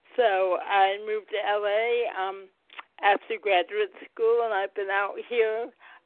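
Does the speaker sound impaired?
Yes: cerebral palsy, mild.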